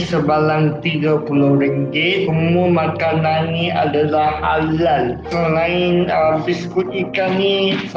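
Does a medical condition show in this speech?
Yes: cerebral palsy; from birth, one arm and leg weak, cannot walk; pushed or carried.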